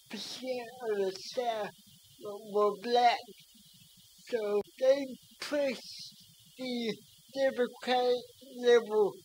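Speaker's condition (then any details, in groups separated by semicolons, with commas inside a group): Cerebral palsy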